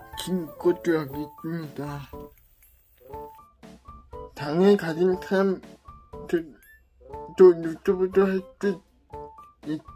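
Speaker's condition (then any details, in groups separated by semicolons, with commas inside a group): Cerebral palsy; brain lesion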